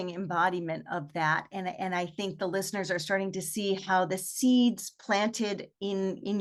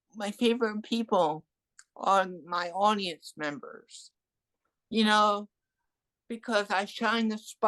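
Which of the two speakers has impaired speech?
The second: cerebral palsy; from birth, hearing loss; walks unsteadily, cannot hear well.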